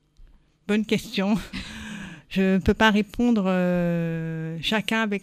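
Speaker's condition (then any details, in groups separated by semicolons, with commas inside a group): Born deaf; congenital deafness, heard no sound at birth, hearing aid, lip reading, sign language learned in high school; learned to speak through years of speech therapy, learned p/b distinctions, speaks like hearing person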